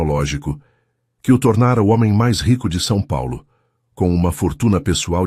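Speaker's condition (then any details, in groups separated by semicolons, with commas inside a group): No condition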